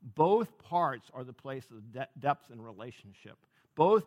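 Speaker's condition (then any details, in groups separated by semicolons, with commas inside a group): No condition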